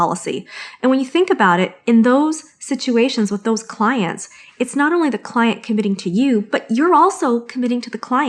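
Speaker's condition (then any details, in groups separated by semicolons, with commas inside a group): No condition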